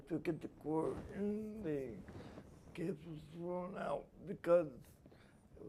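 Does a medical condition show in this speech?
Yes: spastic quadriplegia.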